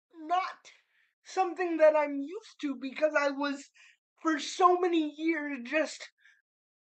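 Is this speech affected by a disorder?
Yes: cerebral palsy; spastic cerebral palsy.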